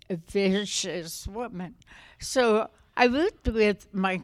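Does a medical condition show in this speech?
Yes: essential tremor; voice affected, may be hard to understand.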